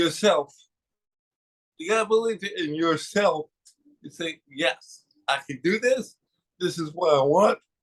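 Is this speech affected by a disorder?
Yes: cerebral palsy.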